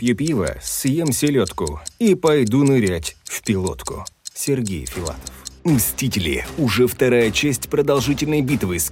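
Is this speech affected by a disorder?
No.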